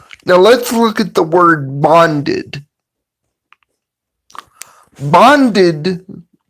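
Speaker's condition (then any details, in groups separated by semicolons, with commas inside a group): Cerebral palsy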